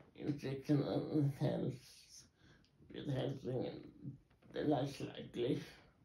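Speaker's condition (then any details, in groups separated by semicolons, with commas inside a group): Muscular Parkinson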